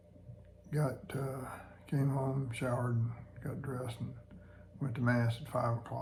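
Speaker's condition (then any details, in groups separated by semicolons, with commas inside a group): Parkinson's disease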